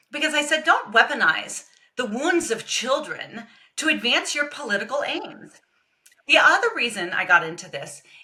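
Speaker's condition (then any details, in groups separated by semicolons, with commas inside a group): No condition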